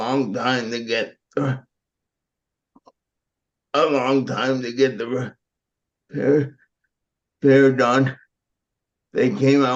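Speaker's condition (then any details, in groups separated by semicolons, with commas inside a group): Cerebral palsy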